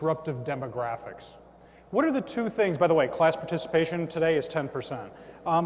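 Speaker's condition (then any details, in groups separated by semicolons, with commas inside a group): No condition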